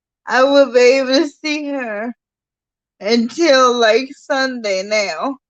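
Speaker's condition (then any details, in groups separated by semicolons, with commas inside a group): Cerebral palsy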